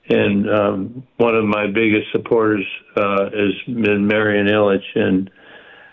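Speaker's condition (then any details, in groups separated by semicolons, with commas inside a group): Parkinson's; stays active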